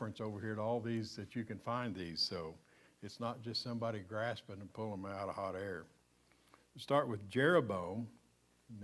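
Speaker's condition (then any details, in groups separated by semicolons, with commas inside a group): No condition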